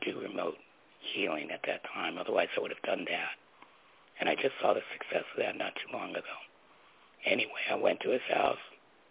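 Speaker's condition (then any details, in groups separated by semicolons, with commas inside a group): Laryngectomy; voice box surgically removed after cancer at young age; cancer about 8 years ago, guides qi healing energy into throat, school of qi energy heals; learned to talk differently, different tone of voice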